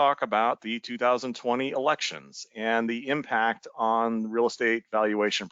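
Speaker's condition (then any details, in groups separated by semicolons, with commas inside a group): No condition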